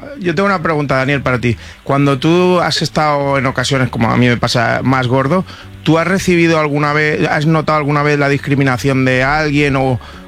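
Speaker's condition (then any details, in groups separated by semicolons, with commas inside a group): No condition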